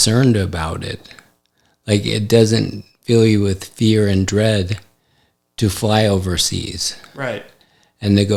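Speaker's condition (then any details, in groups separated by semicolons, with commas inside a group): ALS; affects hand function; recently diagnosed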